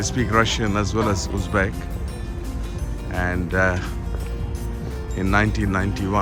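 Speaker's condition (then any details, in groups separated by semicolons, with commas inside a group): No condition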